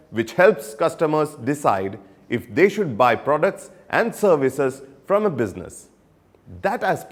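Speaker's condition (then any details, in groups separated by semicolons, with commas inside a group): No condition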